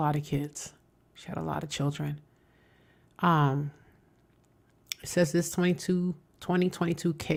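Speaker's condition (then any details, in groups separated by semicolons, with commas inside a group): No condition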